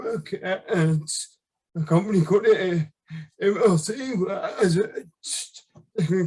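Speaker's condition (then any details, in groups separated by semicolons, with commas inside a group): Left hemiplegia; left-sided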